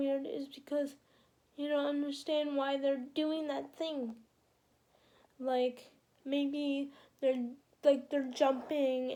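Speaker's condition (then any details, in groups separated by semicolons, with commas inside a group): Quadriplegic cerebral palsy, spastic quadriplegic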